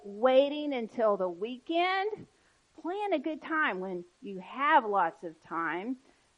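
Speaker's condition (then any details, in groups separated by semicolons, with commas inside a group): No condition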